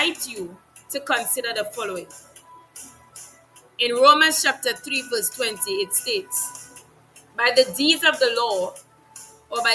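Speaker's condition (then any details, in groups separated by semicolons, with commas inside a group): No condition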